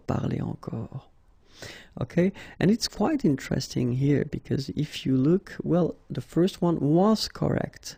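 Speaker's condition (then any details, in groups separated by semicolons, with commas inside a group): No condition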